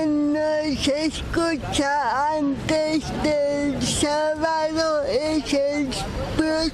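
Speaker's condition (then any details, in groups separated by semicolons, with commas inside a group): Cerebral palsy; speaks with difficulty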